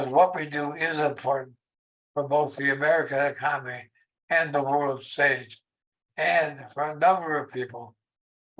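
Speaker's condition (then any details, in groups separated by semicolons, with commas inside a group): ALS; very weak voice, shortened speech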